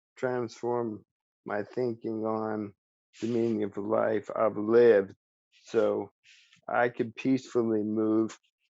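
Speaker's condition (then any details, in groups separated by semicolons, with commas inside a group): ALS; speech still preserved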